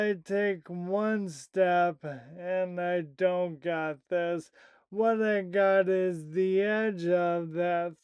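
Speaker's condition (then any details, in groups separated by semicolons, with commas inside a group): Primary lateral sclerosis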